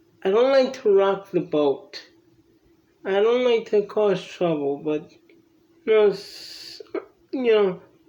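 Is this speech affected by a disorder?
Yes: cerebral palsy; from birth.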